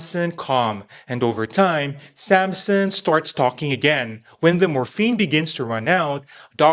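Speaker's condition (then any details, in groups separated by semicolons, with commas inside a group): No condition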